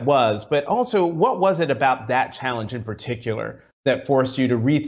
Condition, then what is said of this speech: None; typical speech.